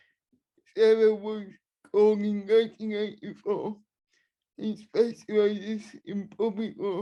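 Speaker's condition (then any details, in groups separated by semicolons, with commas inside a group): Cerebral palsy; mixed spastic and dyskinetic, wheelchair user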